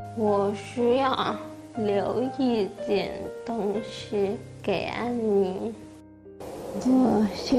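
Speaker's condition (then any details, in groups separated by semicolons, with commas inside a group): Hereditary cerebellar ataxia; inherited, confirmed by gene testing; 14 years since onset, rapid worsening, lower body largely paralyzed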